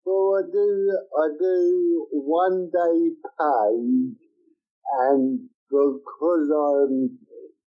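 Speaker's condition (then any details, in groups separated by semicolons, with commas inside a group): Cerebral palsy; from birth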